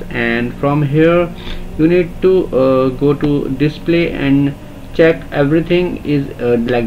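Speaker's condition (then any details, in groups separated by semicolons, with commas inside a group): No condition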